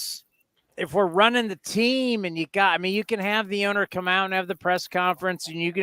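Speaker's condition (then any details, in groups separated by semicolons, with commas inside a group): No condition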